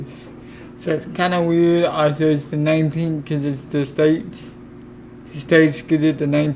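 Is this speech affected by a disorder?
Yes: cerebral palsy; affects legs.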